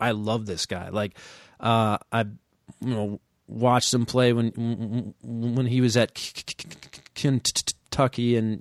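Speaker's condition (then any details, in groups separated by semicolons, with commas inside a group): Stuttering; tightening during blocks, struggle in technical talk, can modify stutter; prolonged sounds, blocks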